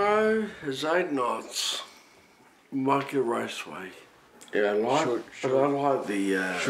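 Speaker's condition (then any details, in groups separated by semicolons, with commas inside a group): Multiple sclerosis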